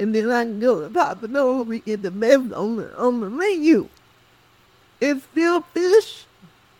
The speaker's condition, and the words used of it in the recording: Cerebral palsy. But people don't want to hire you because of your speech.